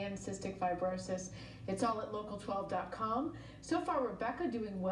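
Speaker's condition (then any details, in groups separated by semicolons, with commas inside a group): No condition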